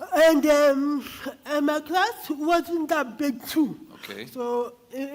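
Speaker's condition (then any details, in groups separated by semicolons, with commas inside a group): Cerebral palsy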